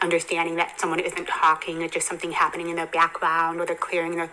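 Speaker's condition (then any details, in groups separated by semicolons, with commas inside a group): Hearing impairment; further hearing loss at 27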